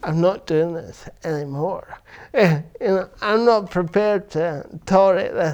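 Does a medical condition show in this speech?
Yes: cerebral palsy; affects verbal speech.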